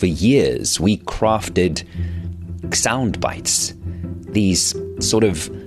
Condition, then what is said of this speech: No condition.